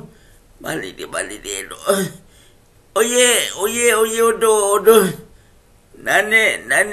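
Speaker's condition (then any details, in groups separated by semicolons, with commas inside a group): Cerebral palsy; speech affected by cerebral palsy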